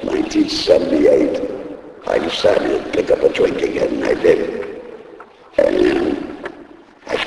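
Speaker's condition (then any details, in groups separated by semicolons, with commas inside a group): Laryngectomy; needs thumb to talk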